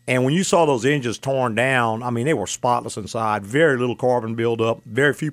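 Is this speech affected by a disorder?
No.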